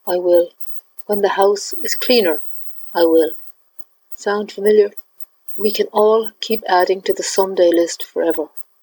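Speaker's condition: No condition

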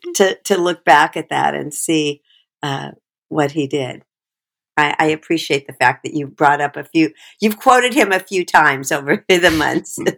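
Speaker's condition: No condition

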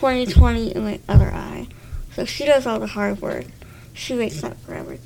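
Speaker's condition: Cleft lip and palate; congenital Goldenhar syndrome, cleft lip and palate open at birth, underdeveloped eye, missing mandible; badly deviated nasal airway until surgery at 15, breathing affected

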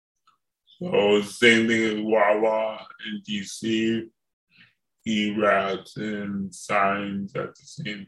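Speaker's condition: Cerebral palsy; from birth

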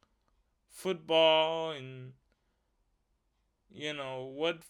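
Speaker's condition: Cerebral palsy; not slow

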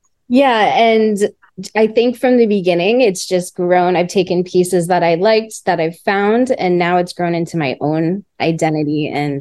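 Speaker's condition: No condition

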